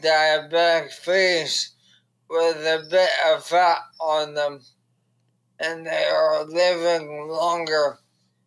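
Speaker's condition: ALS; diagnosed at 30, given 2-5 years, stem cell therapy in Korea, arms do not work, not locked in; about two years since diagnosis, dependent on wife, bite-click mouse, foot-pedal right click, on-screen keyboard

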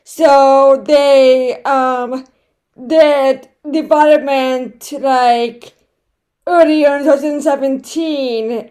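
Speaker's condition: Cerebral palsy, right side

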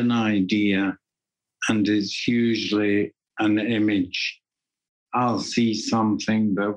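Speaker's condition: Parkinson's disease; deep brain stimulation surgery, two brain implants with controller

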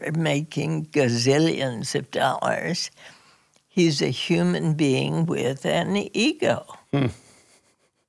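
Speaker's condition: Spasmodic dysphonia; in Portland

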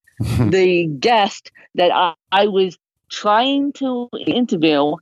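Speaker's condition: Cerebral palsy, moderate; can talk

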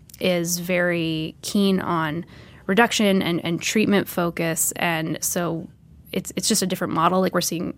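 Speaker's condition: No condition

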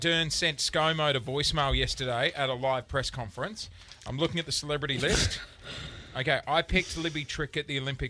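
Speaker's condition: No condition

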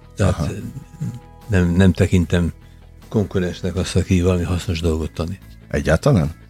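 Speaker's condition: Parkinson's disease

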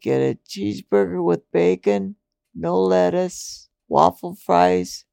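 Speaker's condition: Multiple system atrophy; brain does not signal breathing, must consciously blink, still talking, expects to lose voice

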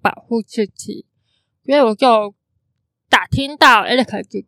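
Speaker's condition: Congenital hearing impairment, congenital cochlear underdevelopment; intonation slightly different from typical speakers, can sound sing-song

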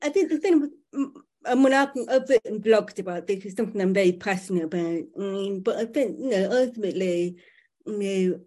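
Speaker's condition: Profoundly deaf, born profoundly deaf

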